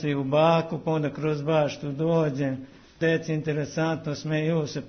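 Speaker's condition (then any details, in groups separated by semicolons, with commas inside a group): Parkinson's disease; walks about 8 km daily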